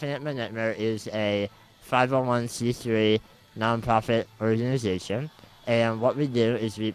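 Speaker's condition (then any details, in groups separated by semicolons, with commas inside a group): Muscular dystrophy; wheelchair user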